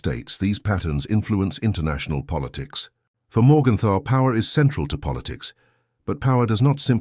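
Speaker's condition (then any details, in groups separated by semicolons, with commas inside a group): No condition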